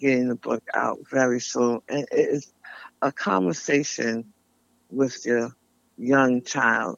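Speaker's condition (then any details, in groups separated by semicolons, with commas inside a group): Tongue cancer; tumor on side of tongue from back tooth digging in, non-healing open sore, smoking and drinking; lisp, earlier sounded less clear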